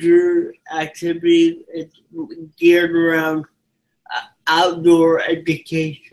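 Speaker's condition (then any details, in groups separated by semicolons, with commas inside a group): Cerebral palsy; from birth, physical disability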